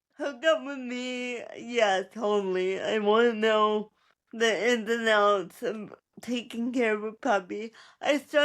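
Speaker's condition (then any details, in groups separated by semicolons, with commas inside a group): Cerebral palsy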